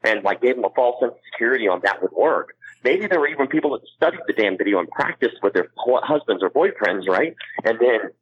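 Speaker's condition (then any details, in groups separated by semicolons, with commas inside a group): Cleft palate; mouth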